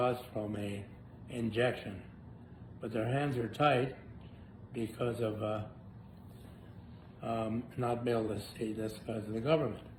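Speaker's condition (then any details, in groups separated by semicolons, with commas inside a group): Motor neuron disease; recently diagnosed after breathing problems; shortness of breath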